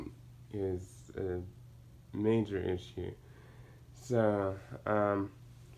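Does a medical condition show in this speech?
Yes: cerebral palsy.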